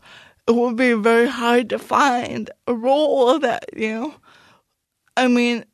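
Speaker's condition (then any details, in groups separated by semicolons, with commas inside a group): Cerebral palsy; speech noticeably affected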